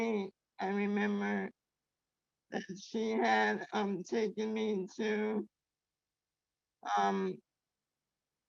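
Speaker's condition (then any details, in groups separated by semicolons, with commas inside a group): Traumatic brain injury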